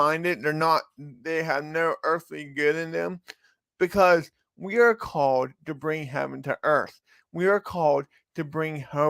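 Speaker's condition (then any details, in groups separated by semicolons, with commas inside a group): Cerebral palsy; from birth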